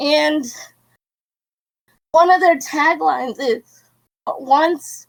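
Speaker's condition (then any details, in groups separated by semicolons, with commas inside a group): Cerebral palsy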